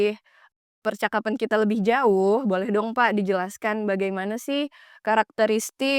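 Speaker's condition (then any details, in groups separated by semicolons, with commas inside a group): No condition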